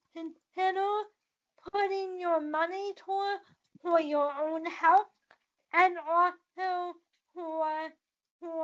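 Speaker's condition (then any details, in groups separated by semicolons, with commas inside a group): Cerebral palsy, spastic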